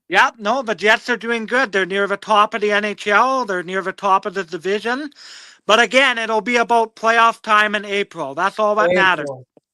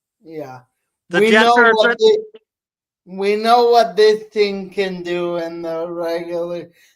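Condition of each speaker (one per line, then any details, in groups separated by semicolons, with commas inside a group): No condition
Cerebral palsy; affects nearly every word, hard pronunciation, sometimes cannot speak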